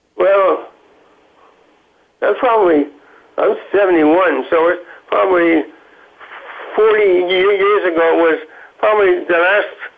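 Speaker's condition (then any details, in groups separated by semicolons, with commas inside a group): Parkinson's disease; Parkinson's diagnosed five years ago, stutter since at least college years; Parkinson's attacks the jaw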